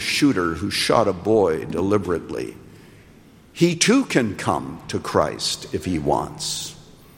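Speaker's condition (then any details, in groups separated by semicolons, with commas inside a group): No condition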